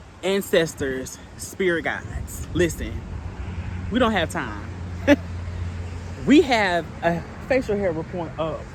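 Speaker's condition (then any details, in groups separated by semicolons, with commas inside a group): No condition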